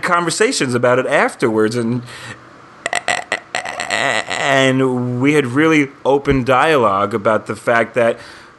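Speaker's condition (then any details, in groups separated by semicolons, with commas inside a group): Stuttering; history of avoidance patterns; tries not to avoid stuttering most of the time, sometimes on verge of avoiding; prolonged sounds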